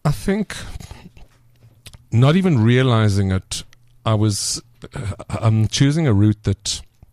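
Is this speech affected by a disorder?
Yes: stutter; stutter since childhood, severe in youth, fear of speaking, shyness, later gained confidence; stutter still present, noticeably slowing interview, more relaxed as interview goes on; worse under stress, less when relaxed, chose menu items by what could be said; here prolonged sounds, blocks.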